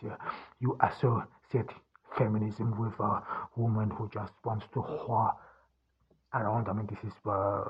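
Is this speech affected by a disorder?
Yes: stuttering; cause unknown, only one in family who stutters, german mother tongue, born in austria; seen as an obstacle to recording audiobooks; here prolonged sounds.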